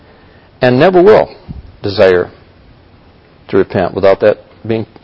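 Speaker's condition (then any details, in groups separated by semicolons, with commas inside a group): No condition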